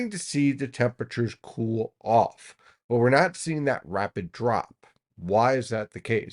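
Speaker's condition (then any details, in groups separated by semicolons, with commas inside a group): No condition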